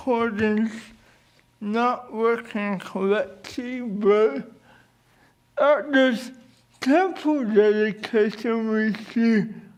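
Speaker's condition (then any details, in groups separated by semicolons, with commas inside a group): Cerebral palsy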